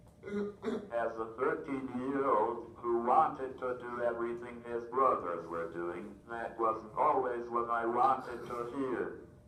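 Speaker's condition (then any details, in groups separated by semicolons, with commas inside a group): Cerebral palsy, athetoid; caused by oxygen loss at birth, motor brain injury; could not communicate everything, worked with speech therapist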